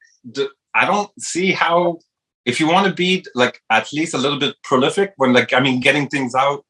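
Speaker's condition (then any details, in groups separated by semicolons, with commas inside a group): No condition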